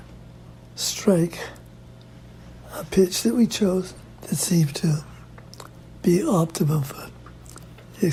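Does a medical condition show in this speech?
Yes: Parkinson's disease; lost voice.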